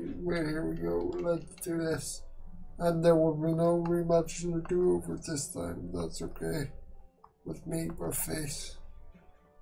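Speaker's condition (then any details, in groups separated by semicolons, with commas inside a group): Quadriplegic cerebral palsy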